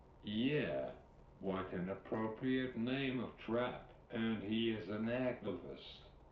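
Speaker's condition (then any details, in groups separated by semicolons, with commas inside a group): Cerebral palsy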